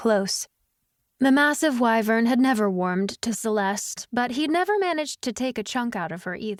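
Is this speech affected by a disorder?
No.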